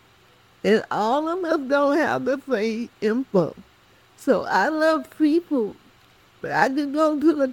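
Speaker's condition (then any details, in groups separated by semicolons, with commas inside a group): Cerebral palsy; speech affected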